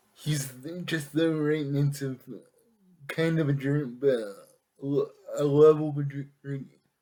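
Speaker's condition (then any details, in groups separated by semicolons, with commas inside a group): Cerebral palsy; affects all muscles; able to speak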